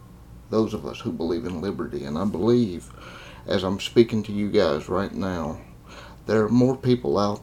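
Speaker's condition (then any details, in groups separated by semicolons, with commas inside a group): Cerebral palsy; congenital cerebral palsy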